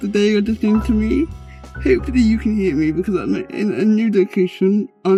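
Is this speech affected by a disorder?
Yes: cerebral palsy.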